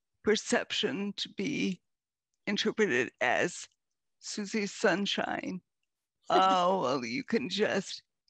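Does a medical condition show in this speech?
Yes: multiple sclerosis; disease now taking voice.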